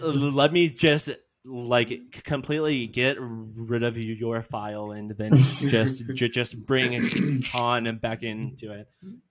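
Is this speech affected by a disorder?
Yes: stuttering; varies day to day with bad talking days, called not a disability but annoying; massive pauses, little breaks in speech; here repeated sounds, prolonged sounds.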